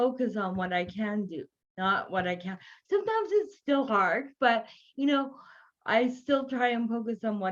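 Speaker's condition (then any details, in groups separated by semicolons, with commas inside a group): Cerebral palsy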